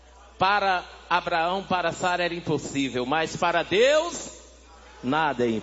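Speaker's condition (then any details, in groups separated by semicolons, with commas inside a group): No condition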